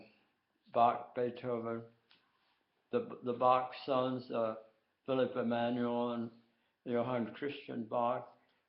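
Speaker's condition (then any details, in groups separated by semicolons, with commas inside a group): Tongue cancer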